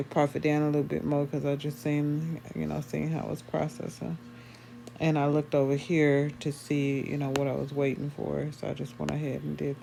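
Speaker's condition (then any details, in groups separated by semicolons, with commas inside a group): No condition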